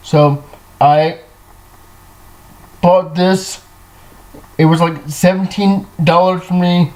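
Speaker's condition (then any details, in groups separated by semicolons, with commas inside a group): Cerebral palsy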